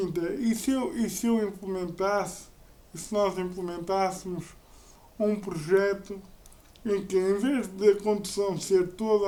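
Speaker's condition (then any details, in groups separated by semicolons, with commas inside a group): Cerebral palsy; uses a wheelchair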